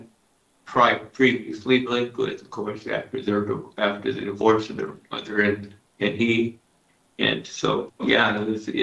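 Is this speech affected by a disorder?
Yes: Parkinson's disease.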